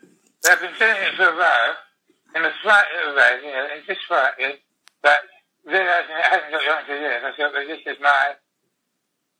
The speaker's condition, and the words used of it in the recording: Tongue cancer surgery. I think it's really difficult because my speech is so slow.